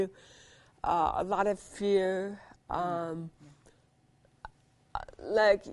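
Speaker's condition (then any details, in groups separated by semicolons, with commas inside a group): Cerebral palsy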